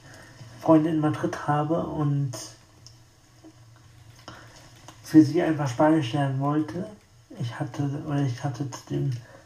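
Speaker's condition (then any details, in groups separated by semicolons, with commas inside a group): Spastic tetraparesis; wheelchair user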